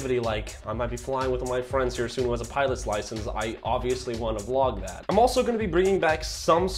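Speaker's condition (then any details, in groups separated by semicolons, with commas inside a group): No condition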